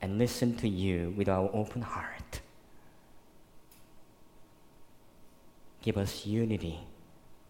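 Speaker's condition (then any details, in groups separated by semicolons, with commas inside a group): Cleft lip and palate, severe; born in Korea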